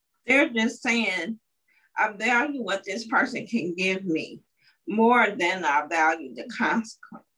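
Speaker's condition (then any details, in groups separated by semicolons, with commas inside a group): Cerebral palsy; uses wheelchair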